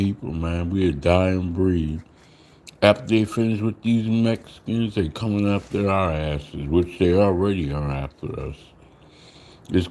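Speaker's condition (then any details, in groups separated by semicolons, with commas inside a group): Slurred speech; still slurs words occasionally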